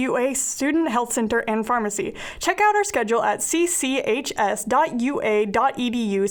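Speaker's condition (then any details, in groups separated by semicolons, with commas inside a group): No condition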